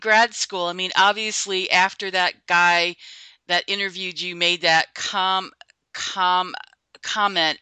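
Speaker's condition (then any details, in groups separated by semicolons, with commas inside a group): Stuttering; long fluent periods unnoticed by listeners, then sudden stuttering on every word, highly variable; repeated sounds, blocks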